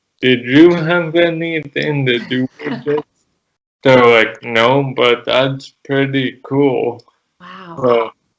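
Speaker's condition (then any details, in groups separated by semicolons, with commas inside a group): Cerebral palsy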